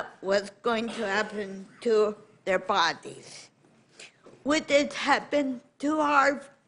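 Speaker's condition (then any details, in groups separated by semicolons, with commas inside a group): Cerebral palsy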